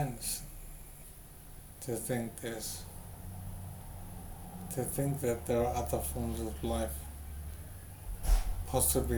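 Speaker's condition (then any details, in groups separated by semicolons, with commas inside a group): Brain injury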